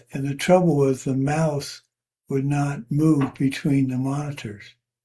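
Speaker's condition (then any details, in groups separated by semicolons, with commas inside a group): Parkinson's; tremor varies day to day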